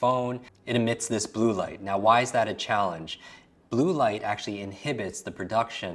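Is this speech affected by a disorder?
No.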